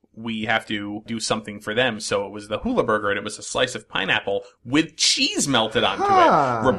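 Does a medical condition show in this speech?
No.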